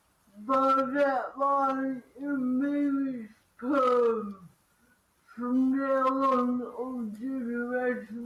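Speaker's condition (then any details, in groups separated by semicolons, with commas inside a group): Cerebral palsy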